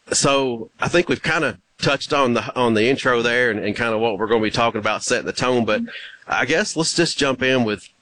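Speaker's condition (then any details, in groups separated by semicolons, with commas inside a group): No condition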